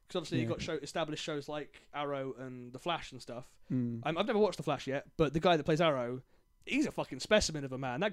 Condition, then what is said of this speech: No condition.